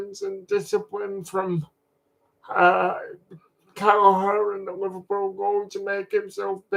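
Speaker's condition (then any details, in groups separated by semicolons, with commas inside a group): Cerebral palsy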